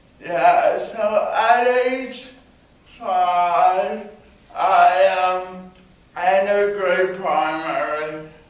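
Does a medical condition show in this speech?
Yes: spastic cerebral palsy; extensive speech therapy for pronouncing certain words.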